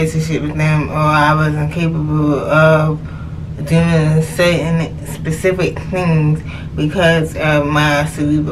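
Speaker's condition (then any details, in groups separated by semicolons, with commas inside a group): Cerebral palsy; hard of hearing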